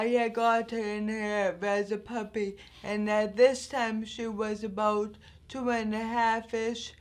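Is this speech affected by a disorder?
Yes: anoxic brain injury; anoxic, 23 minutes without oxygen, service dog for balance.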